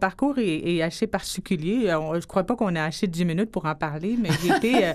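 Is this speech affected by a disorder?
Yes: hearing loss; hard of hearing, described as an invisible handicap, parents supportive of handicap; learning sign language to connect with the deaf community; expresses herself very well, worked very hard for it, also speaks English well.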